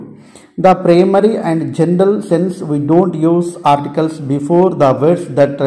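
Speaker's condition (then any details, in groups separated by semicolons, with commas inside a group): No condition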